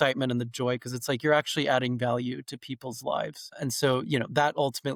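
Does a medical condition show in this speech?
No.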